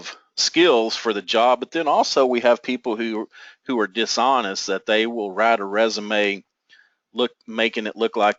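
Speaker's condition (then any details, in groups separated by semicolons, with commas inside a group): No condition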